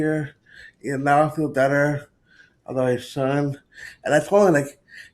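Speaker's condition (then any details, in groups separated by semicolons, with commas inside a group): Cerebral palsy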